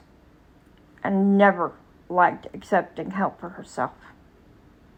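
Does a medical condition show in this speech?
Yes: cerebral palsy; speech noticeably atypical.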